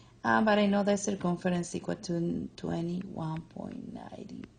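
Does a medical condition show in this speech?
No.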